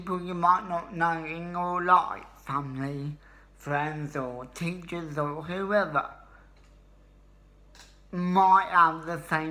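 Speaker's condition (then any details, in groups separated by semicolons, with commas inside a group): Cerebral palsy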